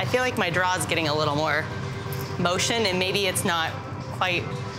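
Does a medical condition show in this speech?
No.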